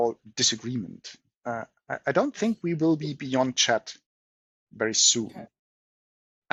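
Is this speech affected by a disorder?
No.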